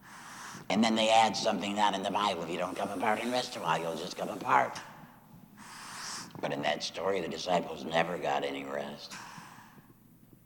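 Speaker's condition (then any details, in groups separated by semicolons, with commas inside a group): Laryngectomy after throat cancer; throat cancer treated with chemo and radiation, recurred, voice box removed, voice prosthesis placed; voice produced through throat prosthesis, likened to kazoo, altered tone of voice joked about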